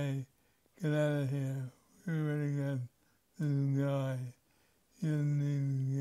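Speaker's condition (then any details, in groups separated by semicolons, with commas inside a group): Parkinson's disease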